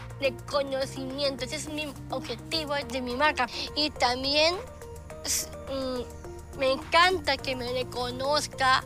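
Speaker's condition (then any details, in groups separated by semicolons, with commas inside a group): Down syndrome; very short limbs, small feet, hands and arms, short neck and torso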